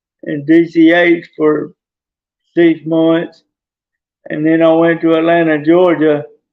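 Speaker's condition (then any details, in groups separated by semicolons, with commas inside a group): Traumatic brain injury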